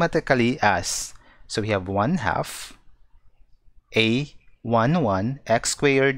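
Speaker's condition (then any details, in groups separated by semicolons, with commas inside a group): No condition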